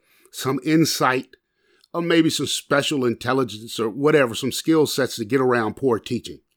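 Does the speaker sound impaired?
No.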